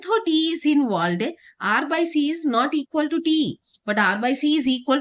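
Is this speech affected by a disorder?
No.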